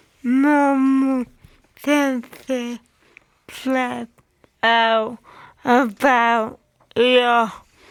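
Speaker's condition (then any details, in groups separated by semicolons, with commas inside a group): Cerebral palsy; from birth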